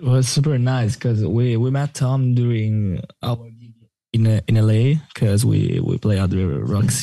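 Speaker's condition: No condition

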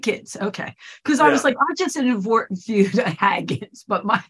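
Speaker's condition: No condition

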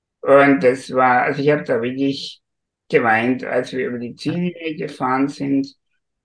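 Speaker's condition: Spinal muscular atrophy; diagnosed at six months, severe restrictions, completely unable to move, electric wheelchair; about 50 years old, ventilated at night in bed and partly by day, moves only mouth and two fingers two millimetres, controls technology by fingers; can only move mouth, as one can hear

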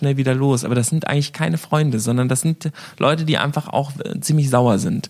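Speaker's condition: No condition

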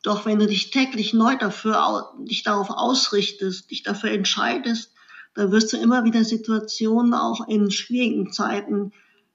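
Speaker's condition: Cleft lip and palate; congenital cleft lip, jaw and palate, infant feeding problems, 16 operations by age 18, facial scars; paralysis from showjumping fall near age 20, C3-C6 fractures, front neck plate, four rear screws; after accident five months tube feeding, saliva swallowing not allowed, later esophagus surgery

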